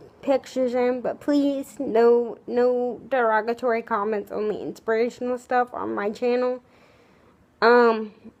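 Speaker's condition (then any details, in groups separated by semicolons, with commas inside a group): Cerebral palsy, spastic, severe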